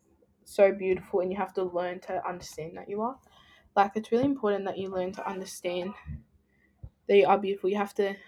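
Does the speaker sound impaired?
No.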